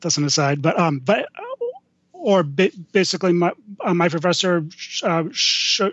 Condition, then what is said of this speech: Stuttering. So if I freeze up here, hang with me and I'll get back on a roll.